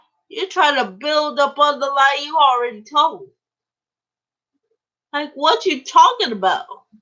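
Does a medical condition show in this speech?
Yes: cerebral palsy; uses a wheelchair.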